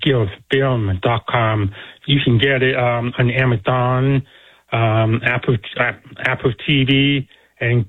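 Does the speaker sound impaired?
Yes: deafness; speaks with a deaf accent.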